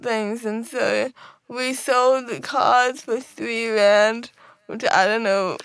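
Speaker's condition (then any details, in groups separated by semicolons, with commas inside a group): Cerebral palsy; wheelchair user since diagnosis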